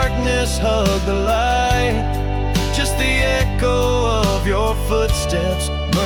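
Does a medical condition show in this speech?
No.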